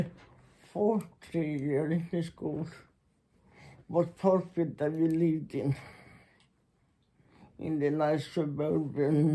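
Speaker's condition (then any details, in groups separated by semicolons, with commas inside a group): Muscular Parkinson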